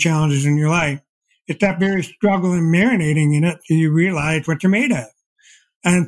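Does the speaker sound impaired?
Yes: deafblindness; progressive.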